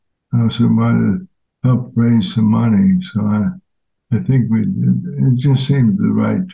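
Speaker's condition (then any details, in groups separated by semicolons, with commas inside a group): ALS; fatal progressive disease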